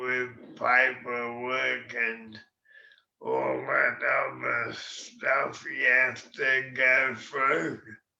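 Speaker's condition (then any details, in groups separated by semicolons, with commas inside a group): MND; slower progressing form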